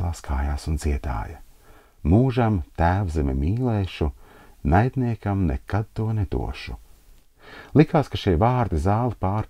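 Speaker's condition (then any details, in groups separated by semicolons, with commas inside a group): No condition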